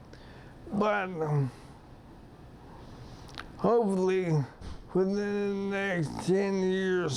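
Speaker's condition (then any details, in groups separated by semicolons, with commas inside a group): ALS; wheelchair, cannot walk, no hand use, rapid progression; losing voice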